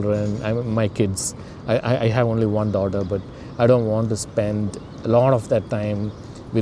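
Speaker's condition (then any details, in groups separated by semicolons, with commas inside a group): No condition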